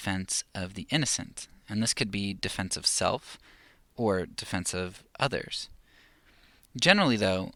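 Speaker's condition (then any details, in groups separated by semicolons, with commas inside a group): No condition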